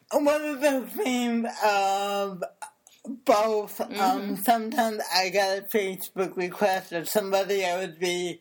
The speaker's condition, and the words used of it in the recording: Cerebral palsy. I mean, I've had speech therapy because my disability affects my speech.